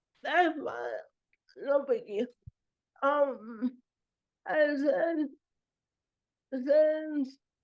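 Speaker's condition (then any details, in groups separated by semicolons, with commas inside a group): Cerebral palsy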